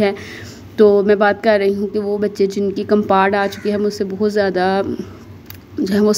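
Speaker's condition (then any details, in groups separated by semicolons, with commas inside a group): No condition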